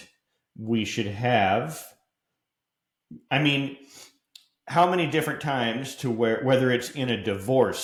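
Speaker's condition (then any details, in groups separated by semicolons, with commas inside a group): No condition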